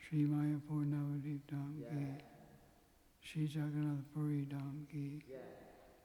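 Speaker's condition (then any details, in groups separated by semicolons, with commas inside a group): Parkinson's; tremor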